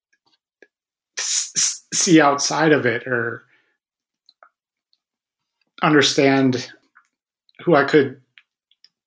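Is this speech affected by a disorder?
Yes: stuttering; Stuttering since youth, fluency shaping without progress, avoidance-reduction therapy with Vivian Sisskin, Sisskin Stuttering Center; still stutters, open Stuttering with reduced reactivity; initial sound repetitions, stutters openly and more easily without struggle, varies day to day; here blocks.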